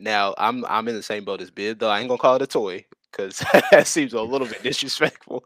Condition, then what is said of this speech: None; typical speech.